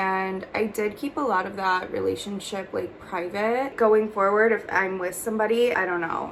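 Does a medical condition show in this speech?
No.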